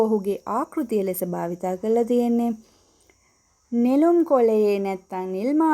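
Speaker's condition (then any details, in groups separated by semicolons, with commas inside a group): No condition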